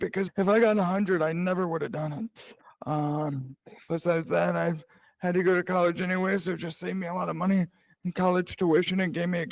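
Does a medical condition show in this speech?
Yes: cerebral palsy.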